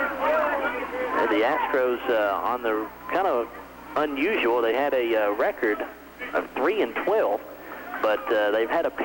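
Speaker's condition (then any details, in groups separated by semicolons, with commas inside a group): No condition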